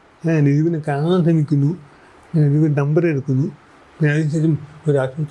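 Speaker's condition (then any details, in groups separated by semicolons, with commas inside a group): Cerebral palsy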